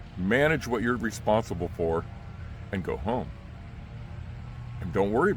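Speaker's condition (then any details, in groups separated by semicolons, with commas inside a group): No condition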